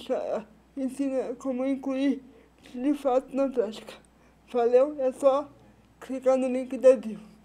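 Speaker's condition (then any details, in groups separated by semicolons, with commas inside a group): Cerebral palsy; spasticity, premature birth; previously took Lioresal for spasticity, stopped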